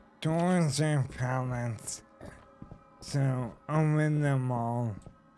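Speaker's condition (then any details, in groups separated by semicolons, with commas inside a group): ALS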